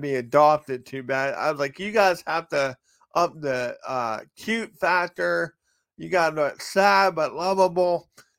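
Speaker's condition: Cerebral palsy; affects walk and speech

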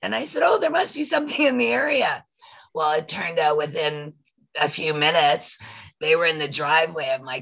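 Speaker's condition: Voice loss after throat polyp; polyp from years of singing and talking blocked throat, emergency throat surgery, tracheotomy warned possible; smoker-like voice from throat surgery not smoking, whole voice affected, still recovering

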